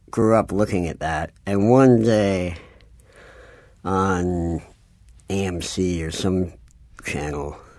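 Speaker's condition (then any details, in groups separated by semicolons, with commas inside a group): Cleft palate; cleft palate possibly audible in voice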